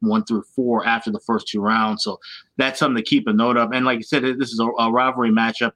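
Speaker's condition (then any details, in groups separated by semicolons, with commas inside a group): No condition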